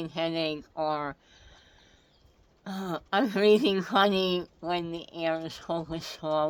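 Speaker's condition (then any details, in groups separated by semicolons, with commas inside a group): Head and neck cancer; multiple surgeries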